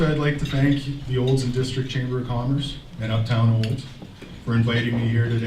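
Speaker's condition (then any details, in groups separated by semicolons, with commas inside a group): No condition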